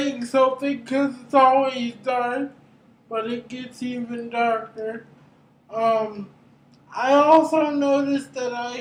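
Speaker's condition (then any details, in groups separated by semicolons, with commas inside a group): Cerebral palsy; brain injury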